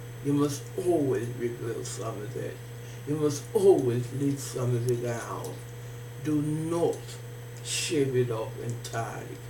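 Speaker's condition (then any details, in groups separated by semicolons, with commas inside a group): Facial palsy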